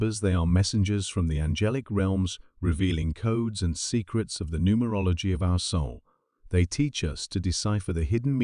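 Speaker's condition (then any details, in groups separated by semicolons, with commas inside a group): No condition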